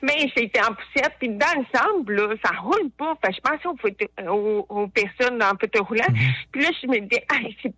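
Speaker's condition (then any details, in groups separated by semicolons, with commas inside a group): Hard of hearing; not very visible, daily obstacles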